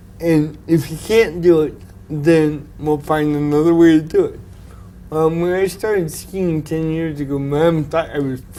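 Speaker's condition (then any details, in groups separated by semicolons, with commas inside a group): Cerebral palsy; from birth, physical effects; diagnosed age two; predicted early to never speak well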